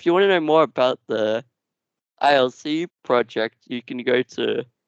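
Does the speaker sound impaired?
Yes: Duchenne muscular dystrophy; progressive.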